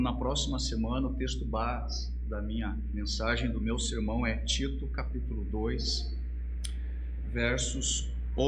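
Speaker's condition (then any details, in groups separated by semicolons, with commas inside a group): No condition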